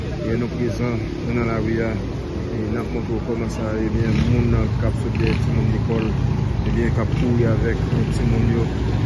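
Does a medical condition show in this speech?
No.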